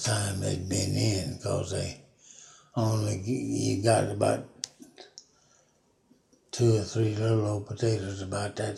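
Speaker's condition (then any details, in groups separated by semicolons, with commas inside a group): Parkinson's; about 5 years since onset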